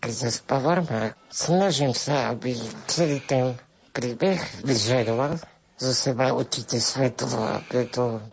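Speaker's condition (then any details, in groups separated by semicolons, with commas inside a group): Spinal muscular atrophy with tracheostomy; had to learn to push ventilator-delivered air up to vocal cords to speak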